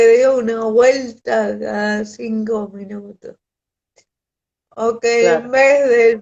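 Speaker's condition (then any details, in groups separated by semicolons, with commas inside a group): Cerebral palsy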